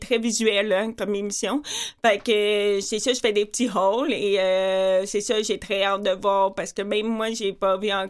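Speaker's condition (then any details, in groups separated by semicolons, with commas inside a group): Profound deafness with cochlear implant, congenital; born 100% deaf, cochlear implant by Dr. Ferron at Hôtel-Dieu de Québec, cochlear electrodes, external magnet; audiologist adjusts implant every 2 years, lip-reads to confirm, misses fast group talk, phone calls hard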